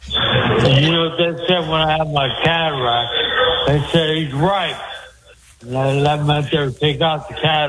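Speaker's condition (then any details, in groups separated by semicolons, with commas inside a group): Speech impediment; deaf in left ear; calling on speakerphone from echoing laundry room, delayed show playing in background; hard to understand, worse on speakerphone in echo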